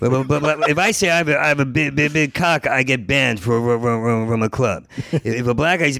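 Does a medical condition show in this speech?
Yes: stuttering; long-standing stutter since college years, always stuttered in job interviews; still stutters in conversation; part-word and whole-word repetitions, fluent when telling stories, doing characters or imitating people; here repeated sounds, repeated words.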